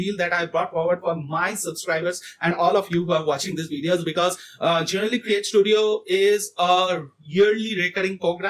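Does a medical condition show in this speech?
No.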